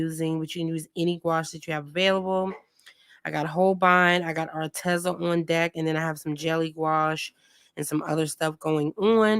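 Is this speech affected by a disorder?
No.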